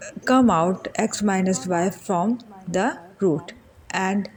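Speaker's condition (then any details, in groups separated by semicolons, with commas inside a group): No condition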